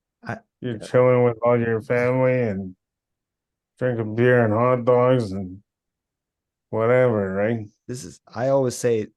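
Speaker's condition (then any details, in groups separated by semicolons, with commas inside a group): Cerebral palsy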